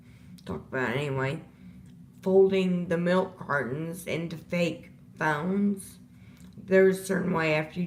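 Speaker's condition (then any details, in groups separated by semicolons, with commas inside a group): Disability causing slurred speech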